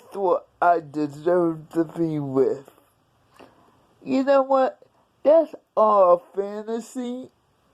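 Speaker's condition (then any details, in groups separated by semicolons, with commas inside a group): Cerebral palsy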